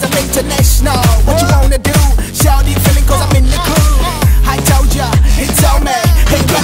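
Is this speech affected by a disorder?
No.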